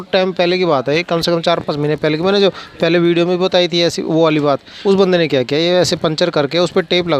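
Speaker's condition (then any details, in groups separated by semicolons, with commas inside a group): No condition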